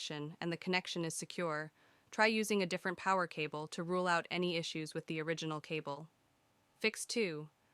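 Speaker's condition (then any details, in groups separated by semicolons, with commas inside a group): No condition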